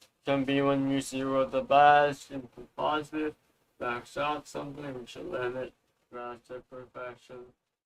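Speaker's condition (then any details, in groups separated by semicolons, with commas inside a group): Tongue cancer surgery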